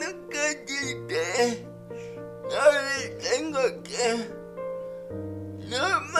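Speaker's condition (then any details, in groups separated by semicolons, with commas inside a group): Brain lesion disability grade 1, severe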